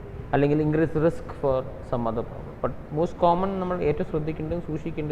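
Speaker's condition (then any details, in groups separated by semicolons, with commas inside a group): No condition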